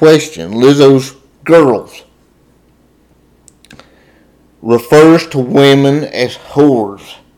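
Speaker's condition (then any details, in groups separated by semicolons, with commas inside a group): Cerebral palsy, spastic diplegia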